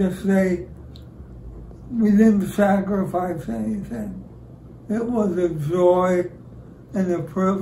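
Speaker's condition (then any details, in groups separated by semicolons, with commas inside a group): ALS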